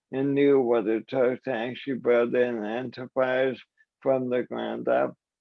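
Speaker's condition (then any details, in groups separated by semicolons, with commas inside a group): ALS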